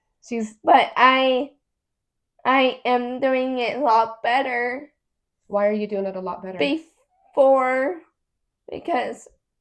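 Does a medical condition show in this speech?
Yes: cerebral palsy; affects muscles.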